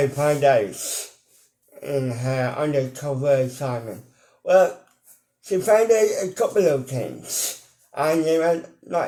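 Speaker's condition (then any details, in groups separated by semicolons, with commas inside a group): Cerebral palsy; mild, ataxic type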